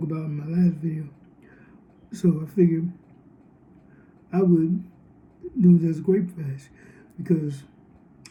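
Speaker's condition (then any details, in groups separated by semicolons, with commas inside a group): Cerebral palsy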